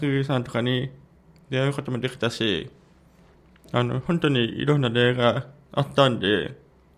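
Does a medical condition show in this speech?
Yes: hearing impairment; not sent to deaf school, not taught sign language; communicates by spoken language.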